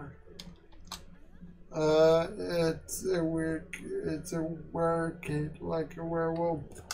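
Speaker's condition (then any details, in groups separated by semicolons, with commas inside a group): Quadriplegic cerebral palsy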